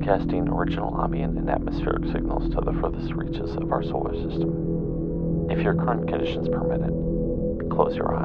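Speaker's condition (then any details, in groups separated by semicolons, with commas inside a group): No condition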